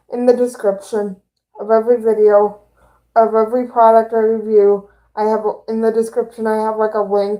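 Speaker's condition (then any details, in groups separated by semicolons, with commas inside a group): Cerebral palsy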